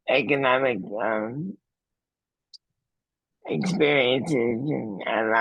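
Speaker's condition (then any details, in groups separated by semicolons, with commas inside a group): Cerebral palsy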